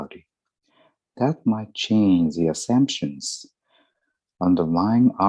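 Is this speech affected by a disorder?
No.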